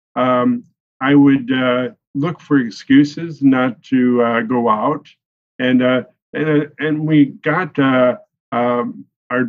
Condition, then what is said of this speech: Aphasia. I just have an expressive aphasia, which basically doesn't mean I don't know.